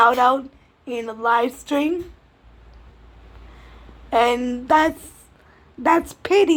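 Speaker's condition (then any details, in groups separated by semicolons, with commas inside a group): Cerebral palsy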